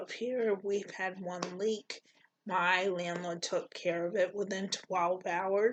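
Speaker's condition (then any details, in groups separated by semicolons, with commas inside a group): Cerebral palsy; poor balance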